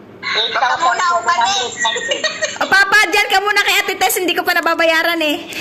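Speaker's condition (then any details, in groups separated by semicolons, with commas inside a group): No condition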